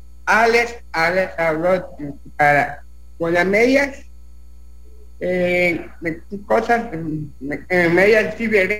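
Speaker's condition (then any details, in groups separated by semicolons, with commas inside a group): Down syndrome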